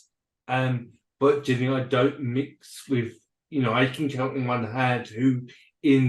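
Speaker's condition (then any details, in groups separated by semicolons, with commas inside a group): Cerebral palsy and dyspraxia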